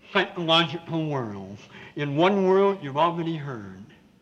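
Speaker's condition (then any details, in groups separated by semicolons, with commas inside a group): Severe cleft palate with lisp; congenital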